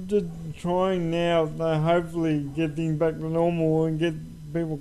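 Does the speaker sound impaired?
Yes: cerebral palsy; uses wheelchair.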